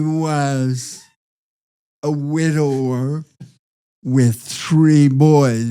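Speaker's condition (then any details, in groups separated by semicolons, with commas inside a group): Parkinson's disease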